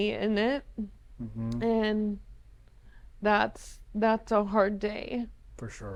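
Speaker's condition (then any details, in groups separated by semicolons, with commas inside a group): ALS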